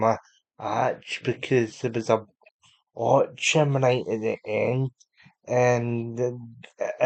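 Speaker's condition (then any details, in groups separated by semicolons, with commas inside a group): Cerebral palsy; unable to walk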